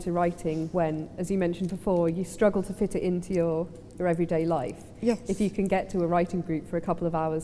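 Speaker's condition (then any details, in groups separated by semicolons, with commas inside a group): No condition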